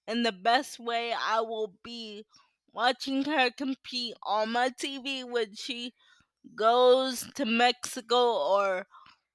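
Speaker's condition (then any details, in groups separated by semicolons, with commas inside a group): Cerebral palsy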